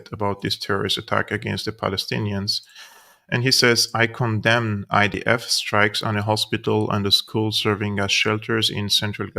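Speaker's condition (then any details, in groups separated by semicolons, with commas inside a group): No condition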